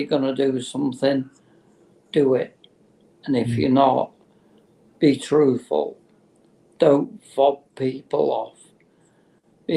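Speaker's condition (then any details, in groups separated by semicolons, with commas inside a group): Motor neurone disease; terminal, no cure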